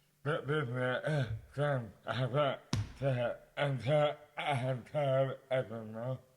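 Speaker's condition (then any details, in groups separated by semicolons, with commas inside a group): Dystonia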